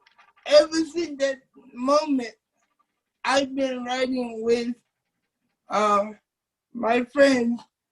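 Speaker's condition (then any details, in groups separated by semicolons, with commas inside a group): Cerebral palsy; uses wheelchair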